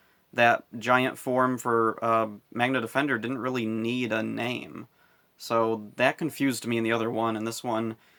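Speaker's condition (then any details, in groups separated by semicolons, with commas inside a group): No condition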